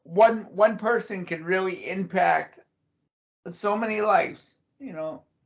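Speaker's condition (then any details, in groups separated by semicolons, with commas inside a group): Cerebral palsy; since childhood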